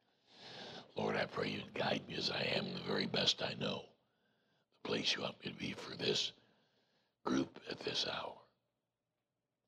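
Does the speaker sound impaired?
Yes: voice box removal needed; vocal cord cancer, prior chemo and radiation, 35 treatments over about seven weeks; voice box removal advised, saw doctor for more details; voice self-described as Batman voice, expects R2-D2-like voice after removal.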